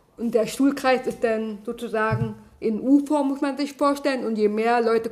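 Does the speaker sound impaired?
Yes: deafness; can speak aloud, salesman doubted deafness because of speaking.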